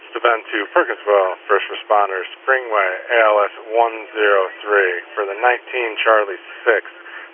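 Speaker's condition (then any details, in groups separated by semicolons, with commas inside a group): No condition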